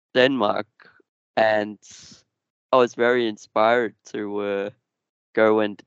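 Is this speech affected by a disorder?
Yes: Duchenne muscular dystrophy; progressive.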